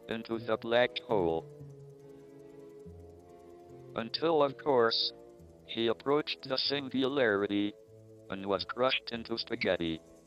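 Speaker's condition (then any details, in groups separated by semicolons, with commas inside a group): ALS, speech-generating device; motor neuron disease, diagnosed shortly after 21st birthday, no cure or therapy offered, given 2.5 years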